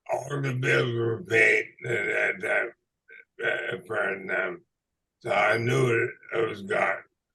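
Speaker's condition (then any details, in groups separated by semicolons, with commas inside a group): ALS/MND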